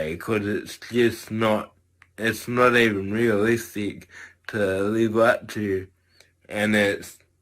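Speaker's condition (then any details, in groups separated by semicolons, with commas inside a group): Cerebral palsy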